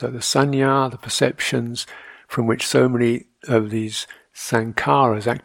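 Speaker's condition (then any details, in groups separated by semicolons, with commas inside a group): No condition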